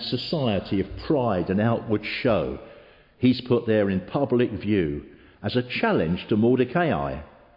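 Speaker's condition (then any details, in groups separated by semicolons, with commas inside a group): No condition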